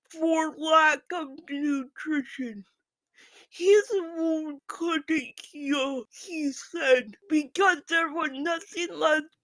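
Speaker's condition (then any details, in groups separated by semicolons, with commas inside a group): Physical speech impairment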